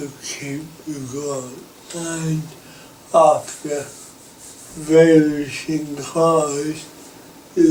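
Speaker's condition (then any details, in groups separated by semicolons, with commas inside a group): Cerebral palsy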